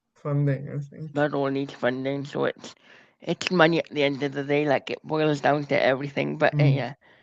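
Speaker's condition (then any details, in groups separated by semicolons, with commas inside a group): Cerebral palsy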